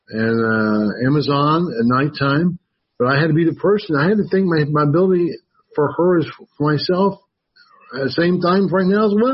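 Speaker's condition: Wernicke's aphasia after stroke; Wernicke's aphasia from stroke, speech therapy in inpatient rehab at Shands, Gainesville; could not speak at stroke onset, now talks fairly well, difficulty when others talk to him

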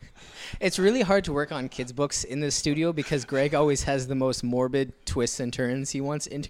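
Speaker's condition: No condition

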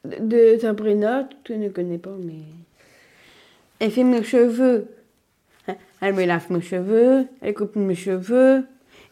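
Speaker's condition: Down syndrome (trisomy 21); congenital chromosomal condition, extra copy of chromosome 21; age 27, mother Véronique and Chloé help reformulate interview questions

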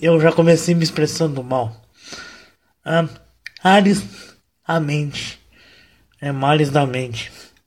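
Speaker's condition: Cerebral palsy, mild; voice mildly affected, occasional voice breaks

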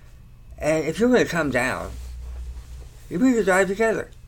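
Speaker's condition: Tongue cancer surgery; many years after treatment

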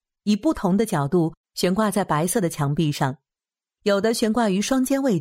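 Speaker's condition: No condition

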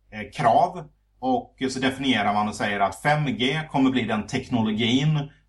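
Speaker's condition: No condition

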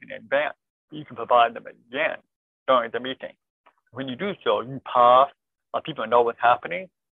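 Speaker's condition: Deafness, born deaf, cochlear implant

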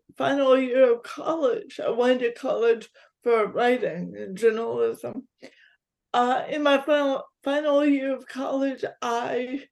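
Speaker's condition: Cerebral palsy; physical disability

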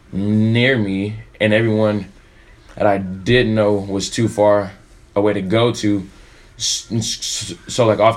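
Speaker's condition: Stutter; stutter since childhood, really bad when growing up; peers laughed and asked why speaks this way; prolonged sounds

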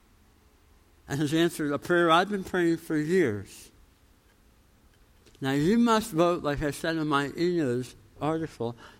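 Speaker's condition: Tongue cancer, jaw reconstruction

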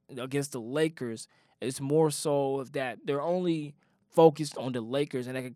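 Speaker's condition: No condition

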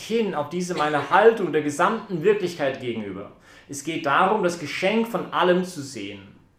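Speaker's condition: No condition

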